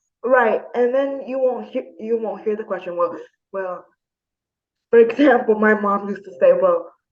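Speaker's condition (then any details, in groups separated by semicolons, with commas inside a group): Spastic diplegia cerebral palsy; right-side hemiplegia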